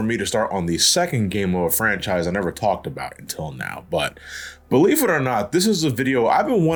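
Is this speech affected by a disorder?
No.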